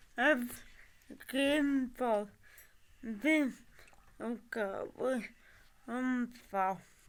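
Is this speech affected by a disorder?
Yes: cerebral palsy; from birth.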